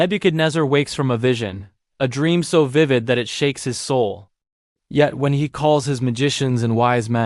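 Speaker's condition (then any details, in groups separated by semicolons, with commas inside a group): No condition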